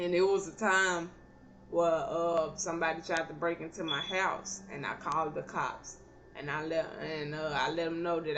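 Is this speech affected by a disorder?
Yes: cerebral palsy; not paralyzed, can stand.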